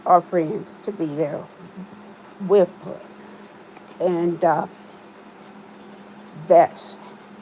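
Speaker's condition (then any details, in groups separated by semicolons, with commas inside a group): Spinal neurosarcoidosis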